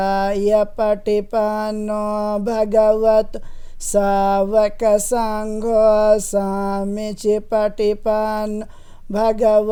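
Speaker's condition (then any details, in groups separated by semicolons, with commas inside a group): No condition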